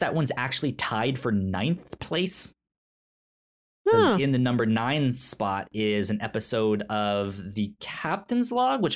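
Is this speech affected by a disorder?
Yes: stutter; stutter when talking; here blocks.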